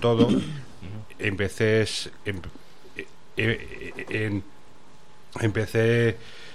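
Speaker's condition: Stuttering; practises bioenergetics as a method to feel better; repeated sounds, blocks

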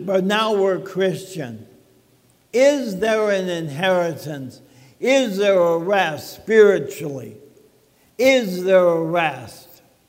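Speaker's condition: ALS; talking funny

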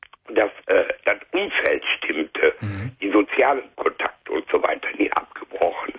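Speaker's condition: Laryngeal cancer; five nodules surgically removed from larynx, larynx can be preserved, no metastases found; diagnosed about six weeks ago, severe chemotherapy due to start in four weeks; hoarse voice, sounds somewhat like a cold

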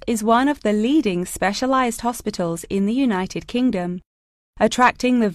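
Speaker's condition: No condition

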